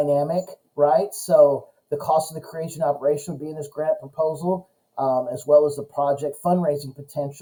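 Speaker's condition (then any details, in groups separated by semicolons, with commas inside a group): No condition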